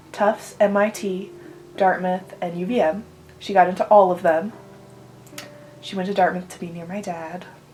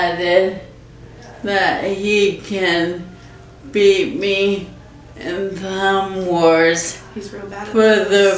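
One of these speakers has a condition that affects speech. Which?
The second: ALS; onset about a year ago, long-term nursing care; speech much declined, pronounced uncontrollable crying.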